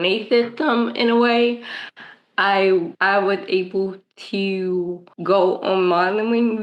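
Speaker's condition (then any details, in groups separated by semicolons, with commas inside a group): Cerebral palsy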